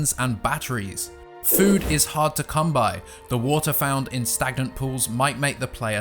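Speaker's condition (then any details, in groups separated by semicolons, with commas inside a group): No condition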